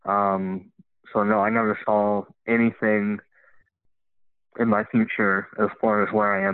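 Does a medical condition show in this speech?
Yes: cleft lip and palate; congenital.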